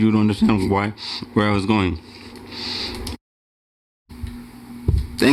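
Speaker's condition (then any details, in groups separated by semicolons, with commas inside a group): Cerebral palsy; wheelchair user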